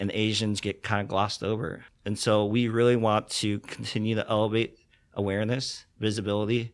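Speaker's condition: Cleft lip and palate; congenital

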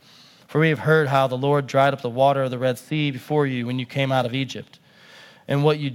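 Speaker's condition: No condition

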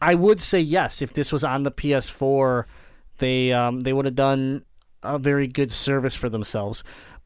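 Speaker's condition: Cleft palate; multiple surgeries in childhood

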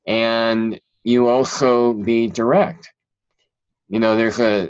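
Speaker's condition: Cleft palate; speech impediment still present

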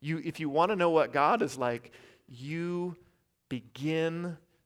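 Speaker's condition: No condition

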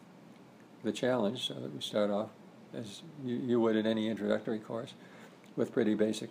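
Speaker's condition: Parkinson's disease; good posture

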